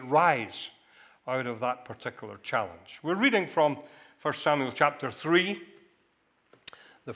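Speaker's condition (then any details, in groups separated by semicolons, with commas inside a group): No condition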